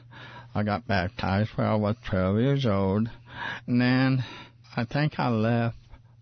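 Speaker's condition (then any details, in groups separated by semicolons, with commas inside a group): Parkinson's disease; voice clearer after weekly Monday evening talks with Stephen McClary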